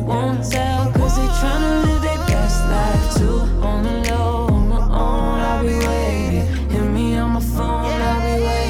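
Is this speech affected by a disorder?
No.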